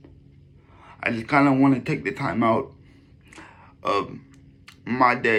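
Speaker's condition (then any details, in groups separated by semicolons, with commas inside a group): Cerebral palsy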